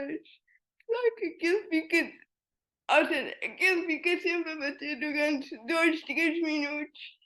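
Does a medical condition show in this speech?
Yes: cerebral palsy.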